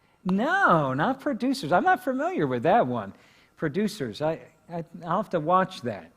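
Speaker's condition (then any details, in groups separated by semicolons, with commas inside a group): No condition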